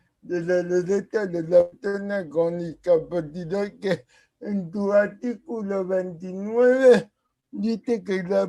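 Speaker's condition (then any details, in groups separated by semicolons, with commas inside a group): Cerebral palsy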